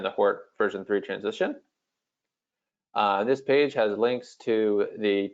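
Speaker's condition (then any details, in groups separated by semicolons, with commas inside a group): No condition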